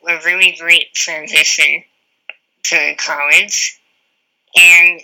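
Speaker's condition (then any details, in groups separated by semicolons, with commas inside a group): Spinal muscular atrophy; wheelchair user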